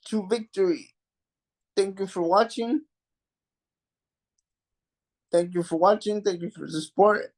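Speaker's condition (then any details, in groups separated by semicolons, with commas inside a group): Cerebral palsy; mild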